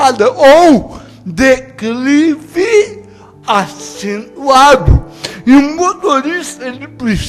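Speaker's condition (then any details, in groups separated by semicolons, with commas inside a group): Cerebral palsy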